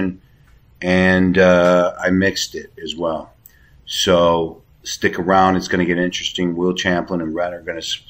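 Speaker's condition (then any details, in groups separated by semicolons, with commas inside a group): No condition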